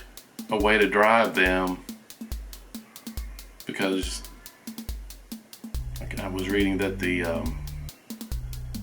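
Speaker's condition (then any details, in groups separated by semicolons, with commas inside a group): No condition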